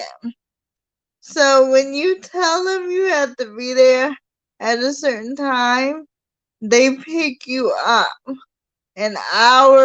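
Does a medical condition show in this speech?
Yes: cerebral palsy.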